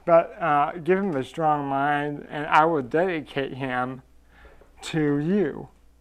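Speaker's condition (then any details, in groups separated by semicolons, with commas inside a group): Cerebral palsy; from birth, maternal hemorrhage before delivery, non-progressive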